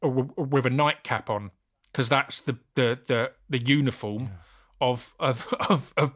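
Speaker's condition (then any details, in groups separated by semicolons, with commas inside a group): Stammer; stammer when speaking, felt to spoil acting self-tapes; repeated sounds, repeated words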